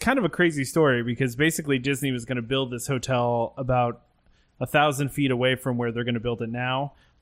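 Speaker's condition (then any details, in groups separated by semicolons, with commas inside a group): No condition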